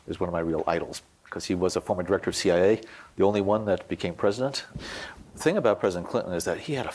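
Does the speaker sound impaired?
No.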